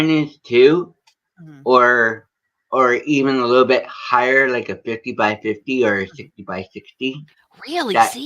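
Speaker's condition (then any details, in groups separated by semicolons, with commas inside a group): Cerebral palsy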